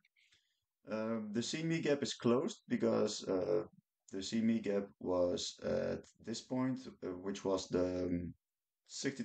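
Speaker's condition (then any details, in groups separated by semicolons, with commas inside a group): No condition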